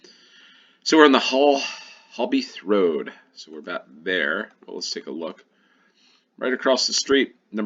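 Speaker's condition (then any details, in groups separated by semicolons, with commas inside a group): No condition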